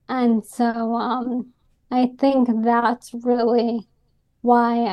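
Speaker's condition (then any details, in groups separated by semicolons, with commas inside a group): ALS; speech affected by ALS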